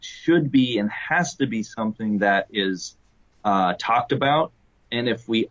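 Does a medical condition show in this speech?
No.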